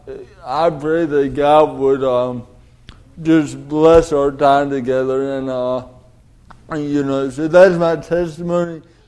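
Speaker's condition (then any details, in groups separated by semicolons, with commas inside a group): Cerebral palsy; delayed development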